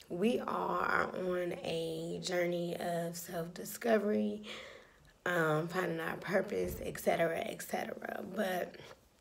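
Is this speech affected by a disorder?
Yes: cerebral palsy, spastic.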